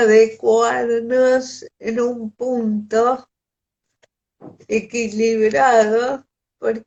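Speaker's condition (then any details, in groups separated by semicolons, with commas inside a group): Cerebral palsy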